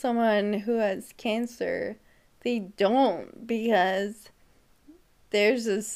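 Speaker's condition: Friedreich's ataxia; legs do not work

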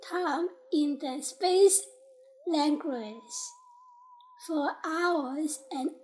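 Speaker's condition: Down syndrome; developmental disability

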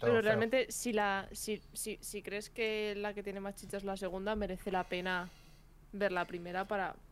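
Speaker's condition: No condition

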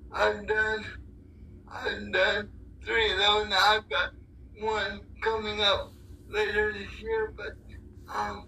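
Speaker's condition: Cerebral palsy; physically challenged

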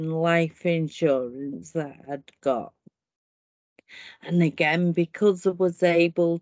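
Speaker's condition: Primary lateral sclerosis; leg tightness, foot catching, then upper limbs, writing, speech; first diagnosed hereditary spastic paraplegia, later changed; speech affected, noticed about 12 months before others noticed

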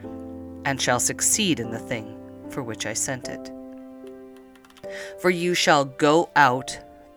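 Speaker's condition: No condition

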